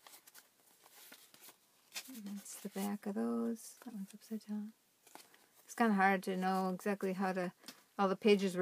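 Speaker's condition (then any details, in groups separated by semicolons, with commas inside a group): No condition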